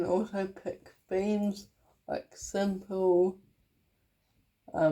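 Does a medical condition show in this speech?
Yes: cerebral palsy.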